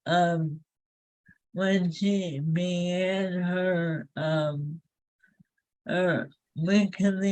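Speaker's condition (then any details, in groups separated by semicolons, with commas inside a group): ALS; face improved, feet move faster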